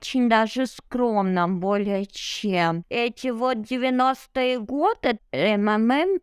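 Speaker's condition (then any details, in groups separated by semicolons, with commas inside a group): Cerebral palsy; no wheelchair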